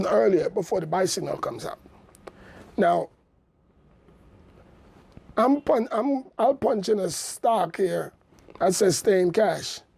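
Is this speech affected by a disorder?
No.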